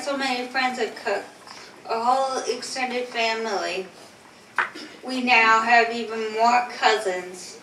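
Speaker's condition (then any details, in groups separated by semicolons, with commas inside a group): Huntington's disease; Huntington's disease, inherited, unsteady gait; about six medications twice daily; first symptom inability to be heard, three years speech therapy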